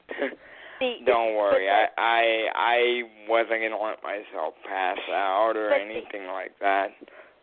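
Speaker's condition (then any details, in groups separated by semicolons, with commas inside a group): Cerebral palsy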